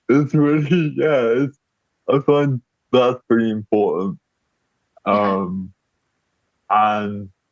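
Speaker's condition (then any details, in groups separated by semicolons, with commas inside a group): Cerebral palsy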